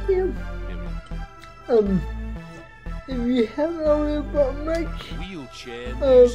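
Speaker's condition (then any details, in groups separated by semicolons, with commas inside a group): Cerebral palsy; speech affected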